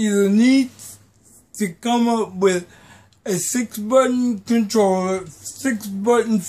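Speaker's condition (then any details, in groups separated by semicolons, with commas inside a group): Cerebral palsy; may be hard to understand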